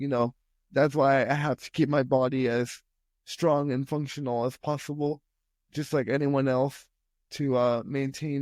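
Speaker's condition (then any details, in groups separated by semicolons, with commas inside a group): Spastic quadriplegic cerebral palsy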